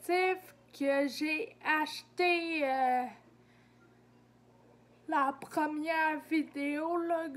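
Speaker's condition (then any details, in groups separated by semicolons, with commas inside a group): Ataxia; degenerative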